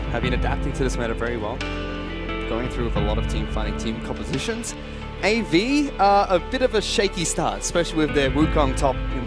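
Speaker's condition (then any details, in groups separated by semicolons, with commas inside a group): No condition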